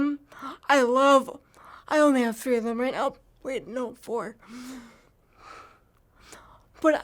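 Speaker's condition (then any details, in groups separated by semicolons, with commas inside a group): Cerebral palsy; from birth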